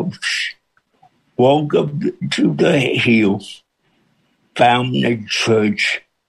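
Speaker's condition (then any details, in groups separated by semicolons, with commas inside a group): Cerebral palsy with speech impediment; congenital cerebral palsy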